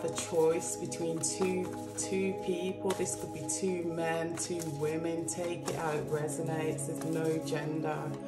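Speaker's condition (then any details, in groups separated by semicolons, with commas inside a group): No condition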